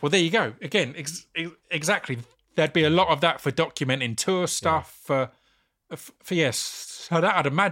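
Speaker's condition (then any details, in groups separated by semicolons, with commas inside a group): Stammer; stammer when speaking, felt to spoil acting self-tapes; repeated sounds, prolonged sounds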